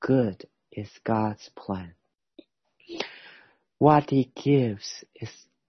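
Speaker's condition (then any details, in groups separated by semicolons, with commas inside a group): No condition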